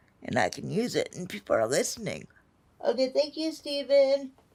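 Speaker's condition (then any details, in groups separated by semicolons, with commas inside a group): Spastic quadriplegic cerebral palsy; wheelchair since age two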